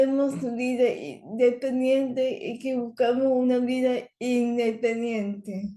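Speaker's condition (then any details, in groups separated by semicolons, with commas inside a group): Cerebral palsy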